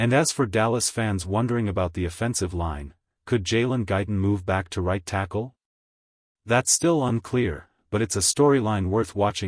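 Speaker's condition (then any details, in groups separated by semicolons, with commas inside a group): No condition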